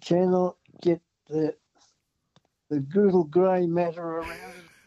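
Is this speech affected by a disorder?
Yes: Parkinson's; hand tremor; hand shaking the phone, switched hands to hold it; audio coming in and out over phone, attributed to tremor shaking phone.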